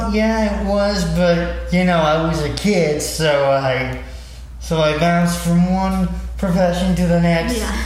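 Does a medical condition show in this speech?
Yes: cerebral palsy; 19-year-old man, former patient at CRIT (Children's Rehabilitation Institute), therapists Natalie, Jose, Paula; college student, uses campus disability accommodations; host says he has a perfect voice for podcast, does voice acting.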